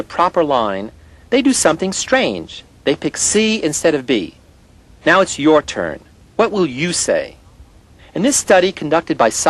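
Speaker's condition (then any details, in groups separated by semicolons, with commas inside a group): No condition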